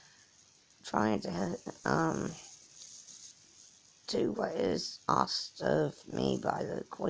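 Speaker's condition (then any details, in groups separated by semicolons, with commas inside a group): Cerebral palsy; from birth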